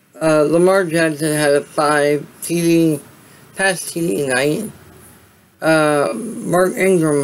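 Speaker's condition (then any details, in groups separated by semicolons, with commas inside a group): Cerebral palsy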